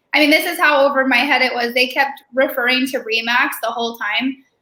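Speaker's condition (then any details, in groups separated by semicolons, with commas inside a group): No condition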